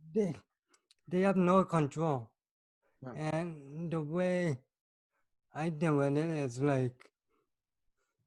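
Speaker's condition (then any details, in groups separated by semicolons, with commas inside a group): Cerebral palsy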